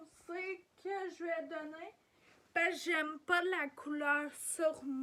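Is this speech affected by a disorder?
Yes: ataxia; degenerative.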